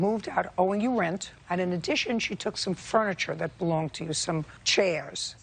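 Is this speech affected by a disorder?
No.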